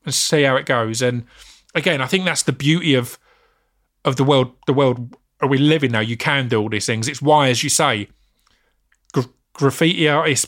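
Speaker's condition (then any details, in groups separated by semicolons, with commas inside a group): Stammer; stutter, unnoticed during rapping and spoken word years, noticed with radio show and podcast, works with STAMMA; stammered when trying to say Gimli during recording; difficulty with words starting with hard g, can say Finley easily; repeated sounds, blocks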